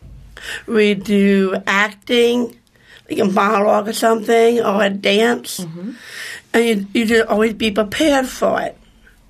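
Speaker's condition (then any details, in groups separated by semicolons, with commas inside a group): Down syndrome; born in Rochester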